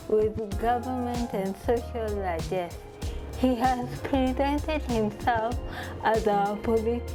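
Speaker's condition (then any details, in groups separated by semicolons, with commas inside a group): Cerebral palsy; from birth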